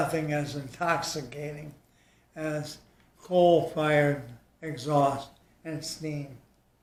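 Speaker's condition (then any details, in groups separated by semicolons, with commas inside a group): ALS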